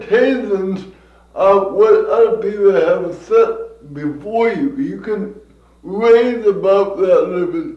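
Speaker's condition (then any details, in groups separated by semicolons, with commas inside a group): Cerebral palsy; from birth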